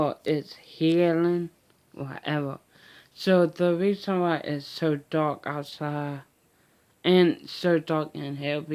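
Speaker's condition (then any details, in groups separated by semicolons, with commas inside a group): Mild cerebral palsy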